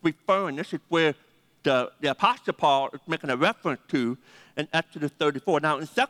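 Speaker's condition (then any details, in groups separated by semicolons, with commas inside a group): Deafness; 80% deaf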